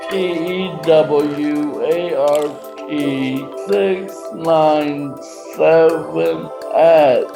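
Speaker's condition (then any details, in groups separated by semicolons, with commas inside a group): Traumatic brain injury; 39 years since injury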